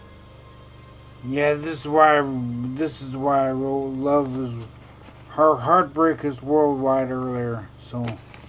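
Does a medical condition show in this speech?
Yes: traumatic brain injury.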